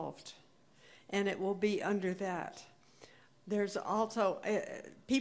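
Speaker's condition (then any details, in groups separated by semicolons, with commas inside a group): No condition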